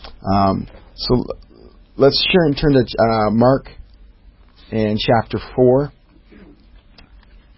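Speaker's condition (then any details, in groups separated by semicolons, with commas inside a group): No condition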